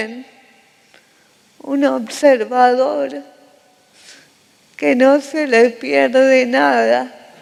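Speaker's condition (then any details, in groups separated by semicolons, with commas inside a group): Cerebral palsy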